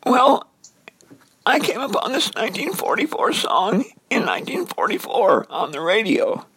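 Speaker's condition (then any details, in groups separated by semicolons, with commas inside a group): Dysphonia; onset during recording project, lost singing voice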